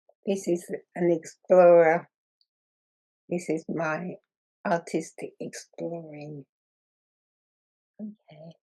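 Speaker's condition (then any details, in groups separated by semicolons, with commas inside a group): Muscular dystrophy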